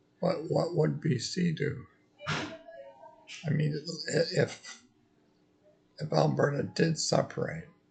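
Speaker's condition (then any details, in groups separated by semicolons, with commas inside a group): Multiple sclerosis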